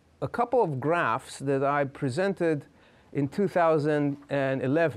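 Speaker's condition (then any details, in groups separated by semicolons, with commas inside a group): No condition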